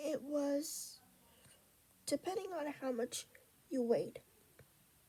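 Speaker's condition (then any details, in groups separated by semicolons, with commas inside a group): Cerebral palsy; unable to walk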